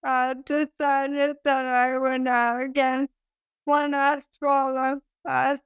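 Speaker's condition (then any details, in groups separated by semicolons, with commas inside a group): ALS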